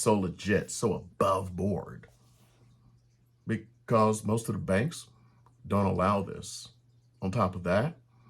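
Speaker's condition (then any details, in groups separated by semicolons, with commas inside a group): No condition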